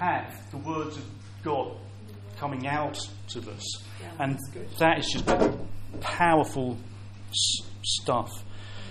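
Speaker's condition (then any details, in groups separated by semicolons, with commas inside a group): Stammer; audible stammer; repeated sounds, prolonged sounds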